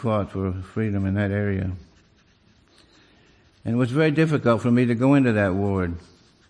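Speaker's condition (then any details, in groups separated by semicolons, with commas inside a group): Parkinson's disease; impaired balance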